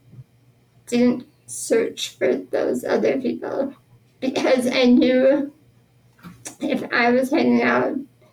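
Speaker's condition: Spinal muscular atrophy; genetic progressive neuromuscular disease

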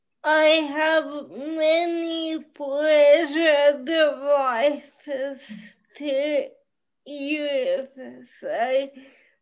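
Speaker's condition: Cerebral palsy

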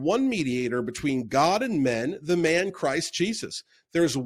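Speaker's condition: No condition

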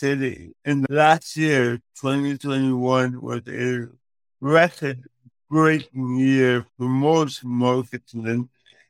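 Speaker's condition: Cerebral palsy; affects speech

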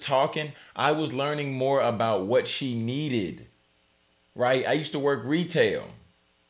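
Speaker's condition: No condition

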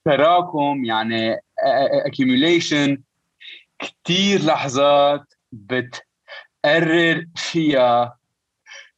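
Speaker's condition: Stuttering; lifelong stutter; still stutters; debilitating stutter, avoided speaking almost entirely for over 25 years; blocks

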